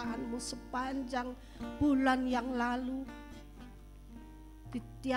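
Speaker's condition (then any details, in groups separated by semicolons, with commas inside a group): No condition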